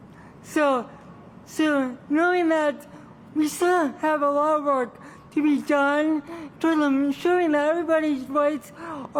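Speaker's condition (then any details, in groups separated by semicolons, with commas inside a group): Cerebral palsy; from birth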